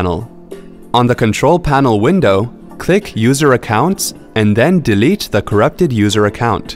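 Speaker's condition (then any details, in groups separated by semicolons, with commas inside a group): No condition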